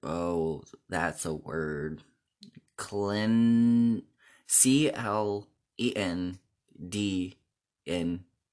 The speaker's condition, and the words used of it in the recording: Stuttering. Look, I have a speech impediment already.